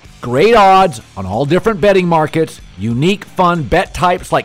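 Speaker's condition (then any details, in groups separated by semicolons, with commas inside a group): No condition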